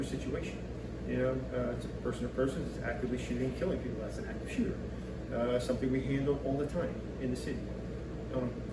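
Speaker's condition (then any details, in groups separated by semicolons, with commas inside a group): No condition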